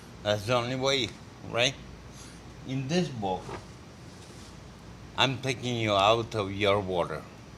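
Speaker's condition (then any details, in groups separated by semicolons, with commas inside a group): Multiple sclerosis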